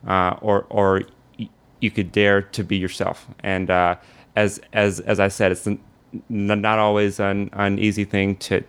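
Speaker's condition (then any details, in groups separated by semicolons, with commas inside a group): Stuttering; 3 weeks at American Institute for Stuttering (AIS), Manhattan, openly discloses stuttering; stutters without visible struggle, comfortable confident speech, some words not out perfectly; repeated words, blocks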